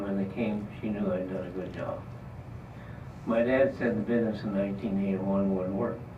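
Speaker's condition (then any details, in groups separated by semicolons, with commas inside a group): Parkinson's disease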